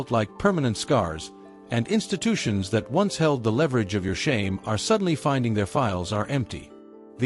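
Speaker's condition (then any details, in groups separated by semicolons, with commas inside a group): No condition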